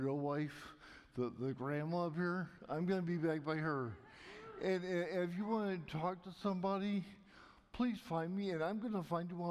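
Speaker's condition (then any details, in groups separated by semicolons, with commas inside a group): Cerebral palsy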